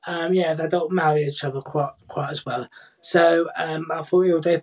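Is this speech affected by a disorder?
Yes: cerebral palsy, profound hearing loss; born three months premature, boccia class BC5 formerly BC2; speaks clearly despite deafness, BSL first language, primary school speech and language therapy.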